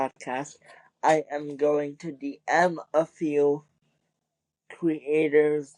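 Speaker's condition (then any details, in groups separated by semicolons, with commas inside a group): Cerebral palsy; wheelchair user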